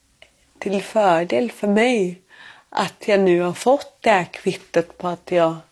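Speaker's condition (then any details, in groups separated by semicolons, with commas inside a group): Cerebral palsy; born without heartbeat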